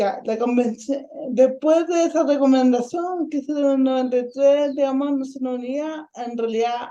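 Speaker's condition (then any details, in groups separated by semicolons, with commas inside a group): Ataxic cerebral palsy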